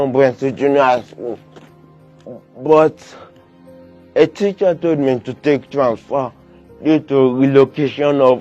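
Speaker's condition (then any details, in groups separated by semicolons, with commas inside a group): Cerebral palsy; limits movement and coordination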